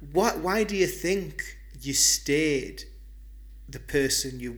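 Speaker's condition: No condition

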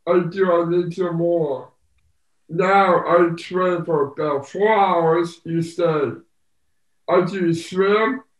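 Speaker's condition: Down syndrome

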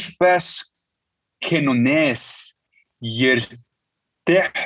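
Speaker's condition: Stuttering; debilitating stutter, avoided speaking almost entirely for over 25 years; prolonged sounds, blocks

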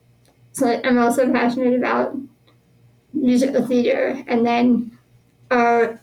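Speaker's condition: Spinal muscular atrophy; genetic progressive neuromuscular disease, born with it, power wheelchair since about age 2

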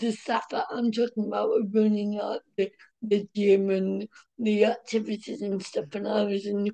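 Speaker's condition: Cerebral palsy, mild; speech affected a little, daily speech therapy and physiotherapy at special needs school from age 2.5

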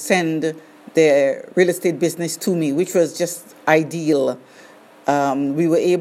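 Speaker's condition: No condition

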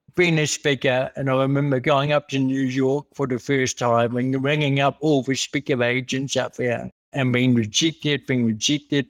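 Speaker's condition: Cerebral palsy; congenital

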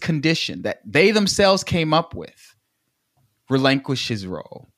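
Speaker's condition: No condition

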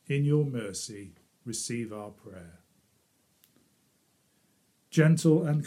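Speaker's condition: No condition

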